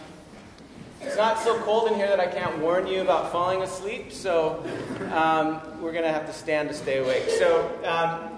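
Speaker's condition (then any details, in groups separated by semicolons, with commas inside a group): No condition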